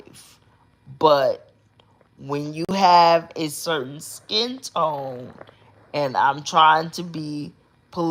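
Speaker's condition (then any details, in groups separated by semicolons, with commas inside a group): Cerebral palsy; uses specialized hospital bed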